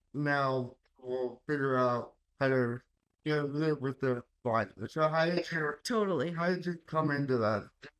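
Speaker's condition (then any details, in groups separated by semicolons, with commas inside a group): Cerebral palsy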